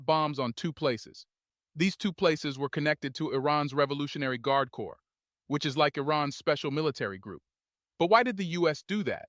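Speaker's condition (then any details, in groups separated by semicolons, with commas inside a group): No condition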